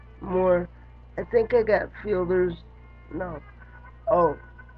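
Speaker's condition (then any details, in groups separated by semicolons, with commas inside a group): Cerebral palsy; lifelong, wheelchair user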